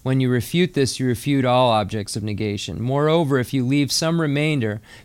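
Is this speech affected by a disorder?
No.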